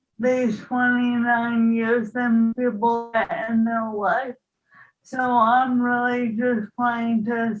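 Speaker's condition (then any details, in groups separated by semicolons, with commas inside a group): ALS, bulbar onset; voice onset, voice-only symptoms six months; onset two years ago, diagnosed one year ago; early speech change, sounded drunk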